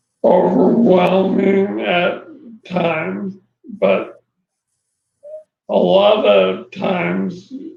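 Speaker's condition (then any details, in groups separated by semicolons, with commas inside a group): ALS; voice changed early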